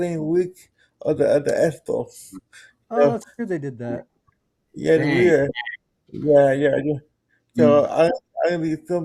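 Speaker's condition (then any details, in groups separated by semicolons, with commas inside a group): Cerebral palsy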